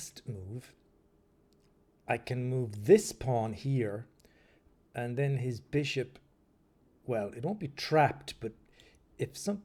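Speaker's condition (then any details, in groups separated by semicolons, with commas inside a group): No condition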